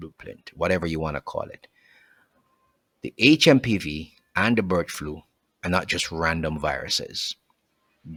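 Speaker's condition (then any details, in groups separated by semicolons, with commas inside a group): No condition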